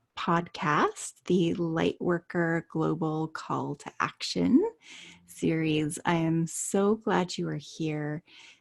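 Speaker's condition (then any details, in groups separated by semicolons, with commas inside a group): No condition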